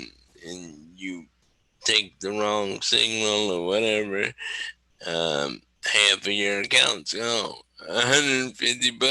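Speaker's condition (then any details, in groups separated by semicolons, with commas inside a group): Cerebral palsy; wheelchair user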